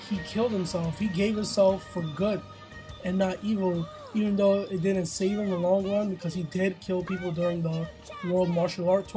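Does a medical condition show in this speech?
No.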